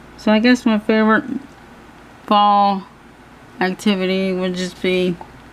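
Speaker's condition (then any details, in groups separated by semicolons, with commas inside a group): Cerebral palsy; hands affected, shaking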